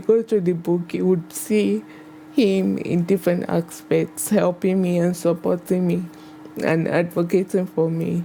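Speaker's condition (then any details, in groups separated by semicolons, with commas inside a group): Cerebral palsy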